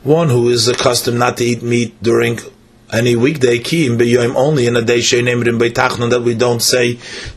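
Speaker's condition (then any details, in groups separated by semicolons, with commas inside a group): No condition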